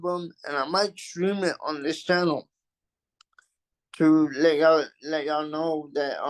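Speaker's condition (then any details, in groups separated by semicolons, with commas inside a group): Cerebral palsy; with scoliosis, unable to walk; takes deep breaths while speaking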